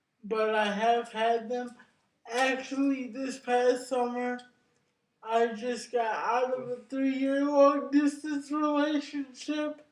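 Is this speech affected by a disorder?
Yes: cerebral palsy; brain injury.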